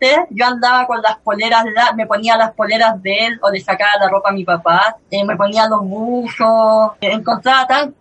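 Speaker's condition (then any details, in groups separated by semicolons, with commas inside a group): Cleft lip and palate; since early childhood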